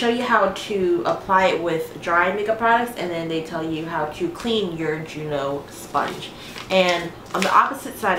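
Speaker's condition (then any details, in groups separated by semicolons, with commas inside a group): No condition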